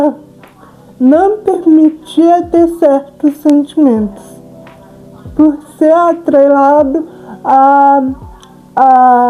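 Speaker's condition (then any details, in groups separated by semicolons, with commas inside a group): Cerebral palsy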